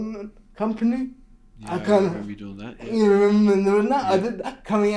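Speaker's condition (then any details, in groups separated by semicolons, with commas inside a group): Cerebral palsy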